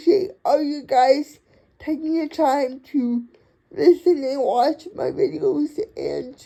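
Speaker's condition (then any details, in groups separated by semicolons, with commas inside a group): Cerebral palsy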